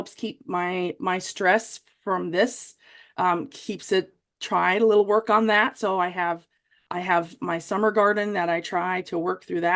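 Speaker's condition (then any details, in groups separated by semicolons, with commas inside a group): No condition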